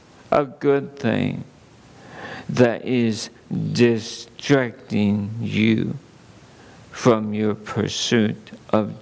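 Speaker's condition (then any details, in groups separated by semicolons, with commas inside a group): ALS; seeing doctors for multiple organic issues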